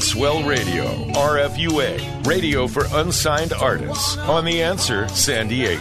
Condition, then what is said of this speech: None; typical speech.